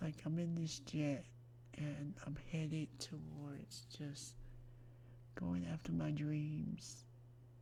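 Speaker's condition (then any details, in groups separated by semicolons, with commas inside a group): Myasthenia gravis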